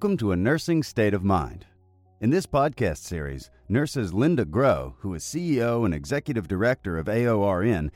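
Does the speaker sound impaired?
No.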